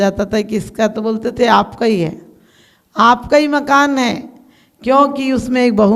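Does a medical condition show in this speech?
No.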